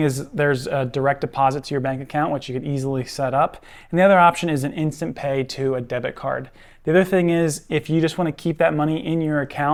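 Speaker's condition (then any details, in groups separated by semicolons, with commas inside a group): No condition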